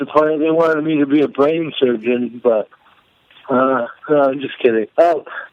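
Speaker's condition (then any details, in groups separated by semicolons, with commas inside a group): Cerebral palsy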